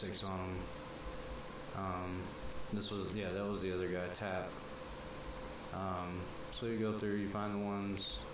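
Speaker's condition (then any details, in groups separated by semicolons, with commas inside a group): No condition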